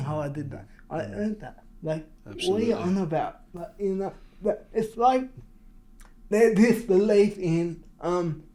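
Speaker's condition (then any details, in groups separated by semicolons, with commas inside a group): Cerebral palsy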